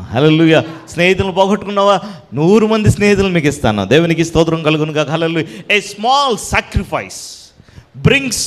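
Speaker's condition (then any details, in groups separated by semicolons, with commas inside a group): No condition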